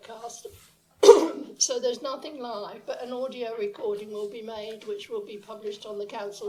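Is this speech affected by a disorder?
No.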